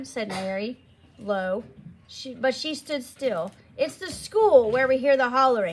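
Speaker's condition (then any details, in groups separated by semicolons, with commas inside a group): No condition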